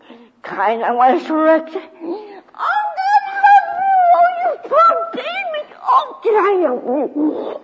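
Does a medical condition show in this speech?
Yes: cerebral palsy.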